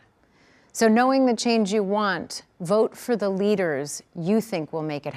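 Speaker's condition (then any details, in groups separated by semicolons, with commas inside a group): No condition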